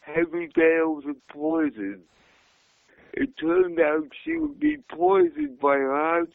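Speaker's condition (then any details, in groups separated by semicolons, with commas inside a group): Cerebral palsy; speech impediment, hard to understand at first, repeats when listener lost, easier once familiar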